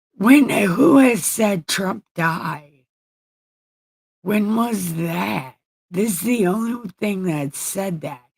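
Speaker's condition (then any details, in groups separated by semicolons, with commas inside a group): Brain injury; brain surgery; after brain surgery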